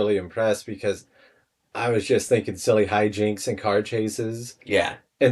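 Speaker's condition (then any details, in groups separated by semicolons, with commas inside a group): No condition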